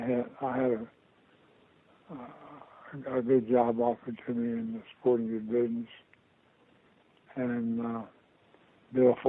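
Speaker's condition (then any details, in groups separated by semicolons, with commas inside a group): Parkinson's disease; diagnosed about two years ago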